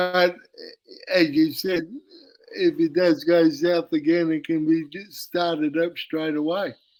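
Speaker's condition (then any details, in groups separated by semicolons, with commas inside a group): Cerebral palsy; uses wheelchair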